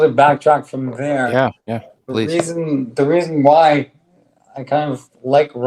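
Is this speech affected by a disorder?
Yes: ALS; on drug, stronger bite, speaks better.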